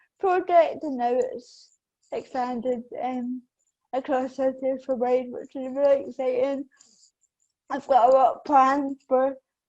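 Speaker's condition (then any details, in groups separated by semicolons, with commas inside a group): Cerebral palsy; affects balance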